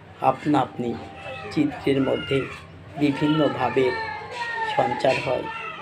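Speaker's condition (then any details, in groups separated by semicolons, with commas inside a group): No condition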